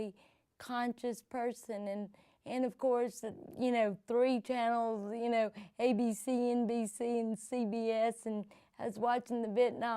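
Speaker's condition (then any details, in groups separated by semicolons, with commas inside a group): Cerebral palsy; present from birth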